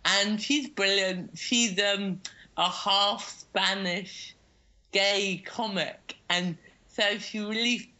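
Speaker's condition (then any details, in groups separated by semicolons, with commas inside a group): Cerebral palsy; cerebral palsy since childhood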